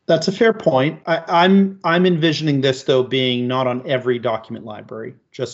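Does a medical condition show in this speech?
No.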